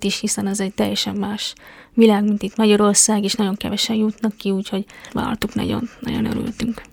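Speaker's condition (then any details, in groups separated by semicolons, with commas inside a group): Deafness; congenital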